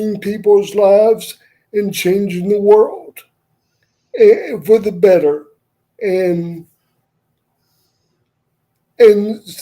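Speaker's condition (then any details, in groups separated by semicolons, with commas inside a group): Cerebral palsy; uses wheelchair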